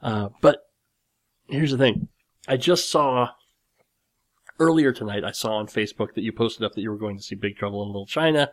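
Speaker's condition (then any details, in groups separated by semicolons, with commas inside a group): Cleft lip and palate; nose still slightly crooked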